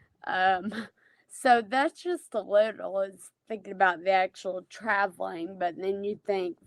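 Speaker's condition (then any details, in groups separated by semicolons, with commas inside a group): Friedreich's ataxia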